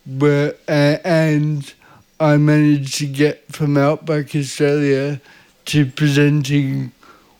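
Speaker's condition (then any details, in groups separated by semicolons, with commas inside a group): Cerebral palsy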